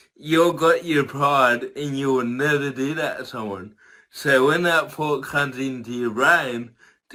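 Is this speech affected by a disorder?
Yes: cerebral palsy; from birth, tight muscles.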